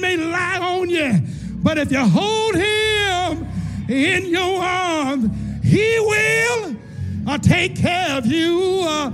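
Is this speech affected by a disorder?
No.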